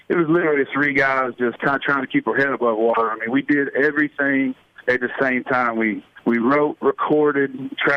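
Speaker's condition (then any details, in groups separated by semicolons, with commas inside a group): No condition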